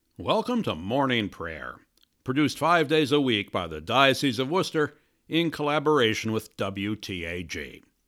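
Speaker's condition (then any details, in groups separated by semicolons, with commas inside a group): No condition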